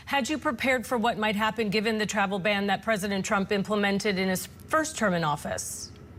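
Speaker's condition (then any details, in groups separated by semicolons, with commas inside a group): No condition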